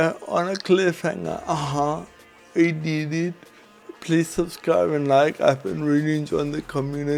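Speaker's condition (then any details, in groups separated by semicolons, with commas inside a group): Cerebral palsy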